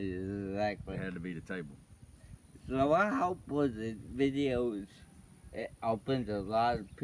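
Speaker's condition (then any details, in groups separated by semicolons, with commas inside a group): Cerebral palsy; affects walking, unsteady gait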